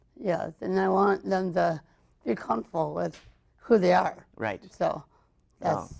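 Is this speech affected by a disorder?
Yes: cerebral palsy, mild.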